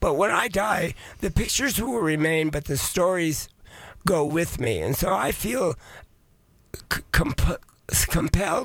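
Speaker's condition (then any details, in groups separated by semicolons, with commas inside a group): Voice changed after vocal cord surgery; vocal cord surgery about two years ago, man aged 81; voice changed since surgery, likened to Miles Davis after surgery, may sound less clear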